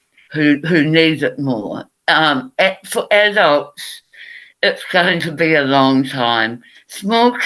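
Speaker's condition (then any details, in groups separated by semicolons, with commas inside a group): Head and neck cancer; surgery, radiotherapy, dental implants; severe dental and oral issues, further mouth surgery pending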